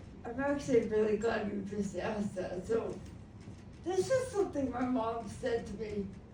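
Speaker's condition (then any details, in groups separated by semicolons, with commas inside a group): Brain injury; language and motor speech problems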